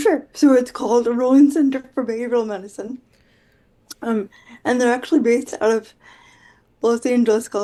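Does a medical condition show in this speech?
Yes: quadriplegic cerebral palsy.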